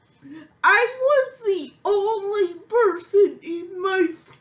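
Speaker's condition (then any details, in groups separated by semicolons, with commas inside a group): Physical speech impairment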